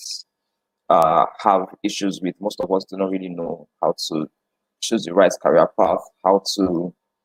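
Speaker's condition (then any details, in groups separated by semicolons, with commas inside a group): No condition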